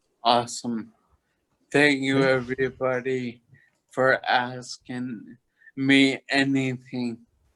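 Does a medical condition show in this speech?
Yes: toxic leukoencephalopathy, locked-in syndrome; stage 4, recovering rapidly.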